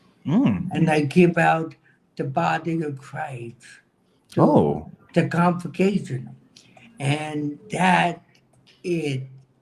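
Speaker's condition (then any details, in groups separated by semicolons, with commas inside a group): Cerebral palsy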